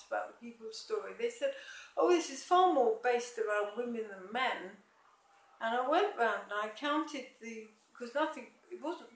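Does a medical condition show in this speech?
Yes: MND, mild; speech slightly affected.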